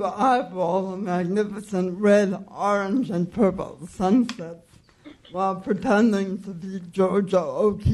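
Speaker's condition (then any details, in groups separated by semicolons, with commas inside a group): Cerebral palsy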